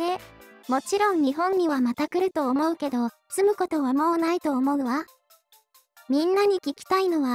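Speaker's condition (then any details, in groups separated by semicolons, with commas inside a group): No condition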